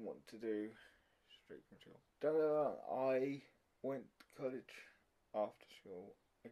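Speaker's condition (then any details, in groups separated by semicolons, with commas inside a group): Cerebral palsy, mild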